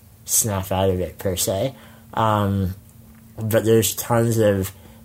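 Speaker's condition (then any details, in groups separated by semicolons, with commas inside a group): Spinal muscular atrophy; muscles waste away with age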